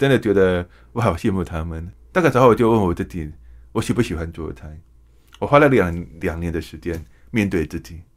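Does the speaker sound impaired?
Yes: hearing impairment.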